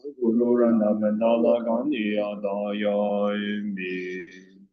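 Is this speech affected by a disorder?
No.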